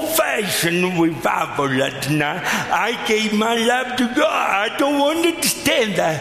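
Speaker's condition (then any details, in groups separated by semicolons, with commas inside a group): Cerebral palsy; cerebral palsy since birth, stillborn, born dead 18 minutes, no oxygen to brain; speech dramatically affected, hard for listeners to understand, talks funny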